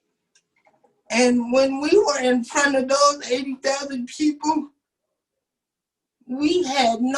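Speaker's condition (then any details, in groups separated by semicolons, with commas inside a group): Cerebral palsy; uses wheelchair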